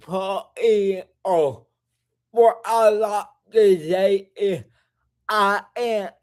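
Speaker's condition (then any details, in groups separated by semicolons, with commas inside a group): Cerebral palsy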